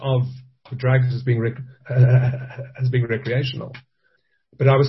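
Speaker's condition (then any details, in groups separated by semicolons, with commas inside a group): Stuttering; stuttering since childhood, lifelong speech impediment; stutter still present in adulthood; as child ordered food could say not wanted, feared speaking; blocks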